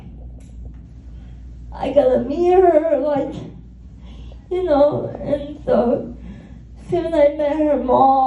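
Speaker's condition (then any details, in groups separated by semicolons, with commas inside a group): Cerebral palsy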